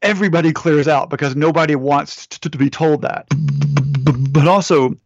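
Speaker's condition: Stuttering; lifelong stutter, never goes away, Toastmasters member for a while practicing public speaking; ongoing stutter, constant struggle, asks others not to finish words; sometimes quieted through focus, phone calls a struggle; repeated sounds, prolonged sounds, blocks

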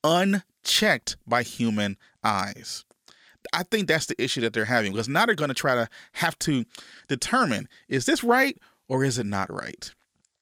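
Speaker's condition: No condition

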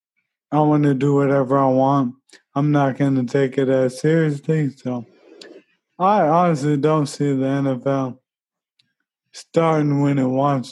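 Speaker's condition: ALS; pushed in running events by Bobby

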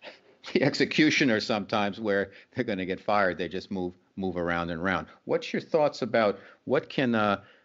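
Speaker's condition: No condition

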